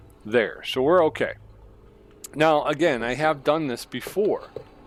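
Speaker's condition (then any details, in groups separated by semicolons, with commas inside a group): No condition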